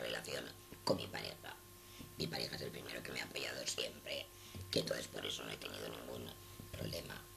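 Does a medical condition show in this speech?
Yes: total laryngectomy; laryngeal cancer.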